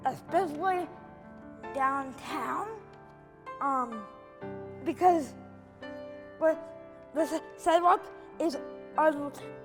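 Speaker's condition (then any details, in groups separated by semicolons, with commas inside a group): Cerebral palsy; brain injury, selective dorsal rhizotomy at age four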